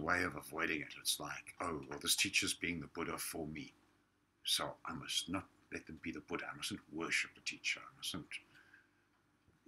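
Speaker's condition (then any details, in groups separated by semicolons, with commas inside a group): No condition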